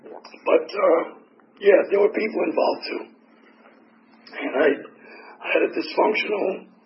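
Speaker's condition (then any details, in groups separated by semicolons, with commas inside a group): Tracheotomy; tracheotomy for 4 years, 8 surgeries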